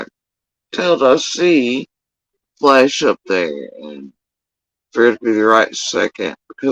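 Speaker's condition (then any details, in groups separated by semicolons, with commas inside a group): Facial paralysis after surgery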